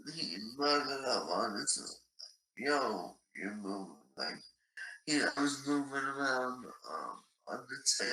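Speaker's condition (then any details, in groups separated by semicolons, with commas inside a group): ALS; very aggressive fast-progressing form, fasciculations in calves and quads; about one year since diagnosis, stem cell trial, progressing; swallowing and breathing changes, nasal voice since onset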